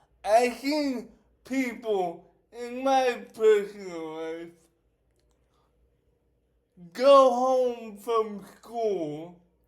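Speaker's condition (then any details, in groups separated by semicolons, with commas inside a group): Cerebral palsy; affects whole body; affects speech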